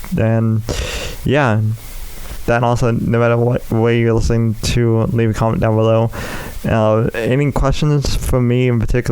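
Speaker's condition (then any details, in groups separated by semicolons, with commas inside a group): Cerebral palsy; speech impediment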